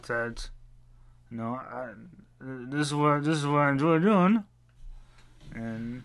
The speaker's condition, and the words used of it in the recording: Parkinson's disease. It's a neurological and muscular disorder. It affects my speech.